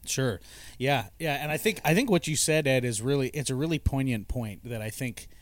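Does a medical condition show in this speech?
No.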